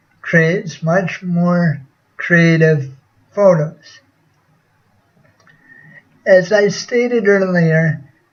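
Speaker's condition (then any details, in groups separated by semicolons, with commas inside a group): Cerebral palsy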